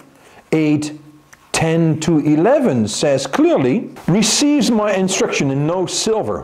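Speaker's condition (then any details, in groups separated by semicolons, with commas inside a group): No condition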